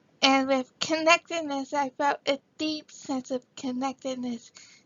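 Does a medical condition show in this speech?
Yes: cerebral palsy.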